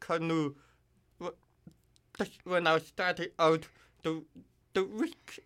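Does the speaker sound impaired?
Yes: deafness; formerly hearing aids, now water-resistant cochlear implant with ear hook, cannot follow distant speakers; voice distorted when screaming at full volume, needs others' feedback on loudness.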